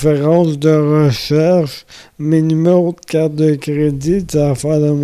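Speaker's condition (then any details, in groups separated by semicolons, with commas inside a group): Amyotrophic lateral sclerosis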